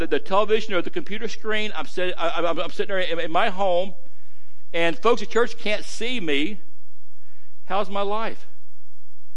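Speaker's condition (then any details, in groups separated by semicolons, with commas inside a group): Stuttering; stuttering can lengthen a 25-minute message to 35 or 45 minutes; repeated sounds, repeated words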